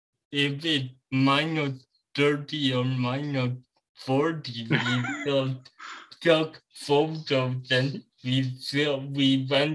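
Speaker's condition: Cerebral palsy

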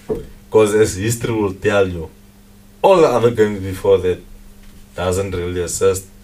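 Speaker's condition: No condition

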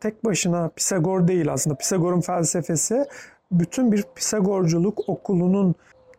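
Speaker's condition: No condition

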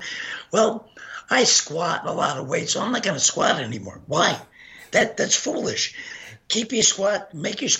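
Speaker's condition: Gunshot injury to voice box; hit spine

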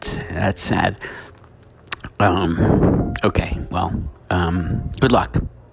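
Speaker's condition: No condition

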